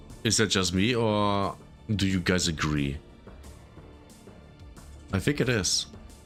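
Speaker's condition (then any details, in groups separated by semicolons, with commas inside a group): No condition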